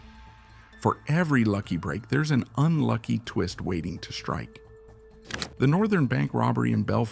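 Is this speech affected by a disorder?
No.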